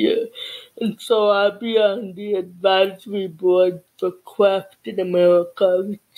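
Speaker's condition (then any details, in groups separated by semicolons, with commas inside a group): Cerebral palsy; childhood speech therapy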